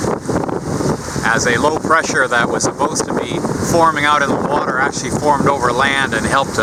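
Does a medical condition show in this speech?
No.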